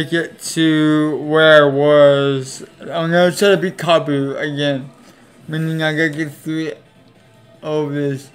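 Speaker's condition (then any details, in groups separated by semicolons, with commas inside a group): Cerebral palsy; affects legs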